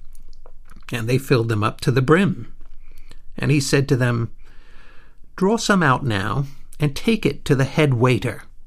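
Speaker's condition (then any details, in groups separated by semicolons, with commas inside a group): No condition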